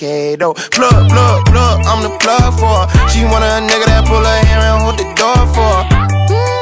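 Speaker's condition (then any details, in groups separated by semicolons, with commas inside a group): No condition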